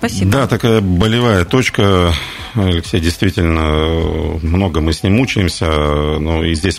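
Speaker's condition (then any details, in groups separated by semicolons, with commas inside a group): No condition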